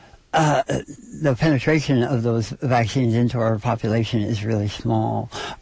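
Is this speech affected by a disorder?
Yes: oral cancer surgery; stage 4 oral cancer at 33, right half of face removed and rebuilt, half jaw replaced with fibula; five-year survivor, over 40 neck lymph nodes removed, after radiation and chemotherapy.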